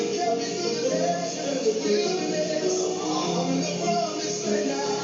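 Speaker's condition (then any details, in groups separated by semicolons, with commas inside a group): No condition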